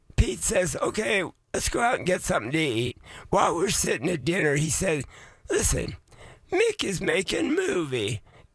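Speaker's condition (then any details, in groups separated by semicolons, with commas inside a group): Voice changed after vocal cord surgery; may sound less clear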